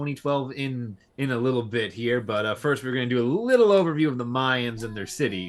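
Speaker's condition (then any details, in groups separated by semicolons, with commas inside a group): No condition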